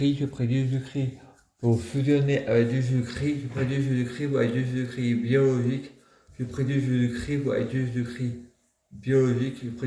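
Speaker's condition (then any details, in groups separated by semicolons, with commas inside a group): Multiple sclerosis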